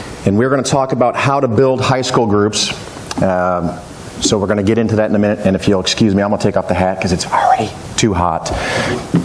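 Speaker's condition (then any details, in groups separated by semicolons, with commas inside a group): No condition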